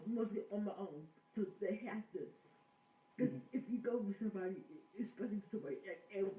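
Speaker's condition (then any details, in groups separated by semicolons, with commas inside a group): Cerebral palsy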